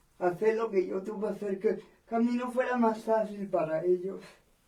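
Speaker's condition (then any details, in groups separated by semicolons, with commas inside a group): Cerebral palsy; present from birth, premature birth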